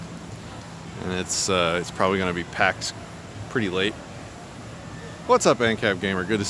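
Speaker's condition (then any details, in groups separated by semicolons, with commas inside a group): No condition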